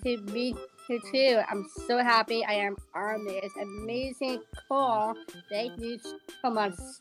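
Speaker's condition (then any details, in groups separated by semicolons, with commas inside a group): Down syndrome; present from birth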